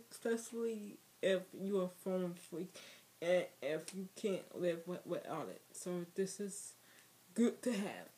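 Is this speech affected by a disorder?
Yes: speech impairment.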